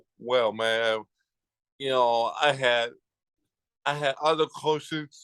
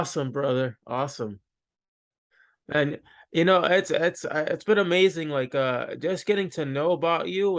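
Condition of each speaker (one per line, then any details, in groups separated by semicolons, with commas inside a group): Cerebral palsy; from birth, premature, lack of oxygen, infant stroke, past surgeries
No condition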